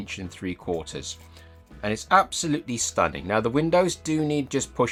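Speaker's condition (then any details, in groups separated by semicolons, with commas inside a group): No condition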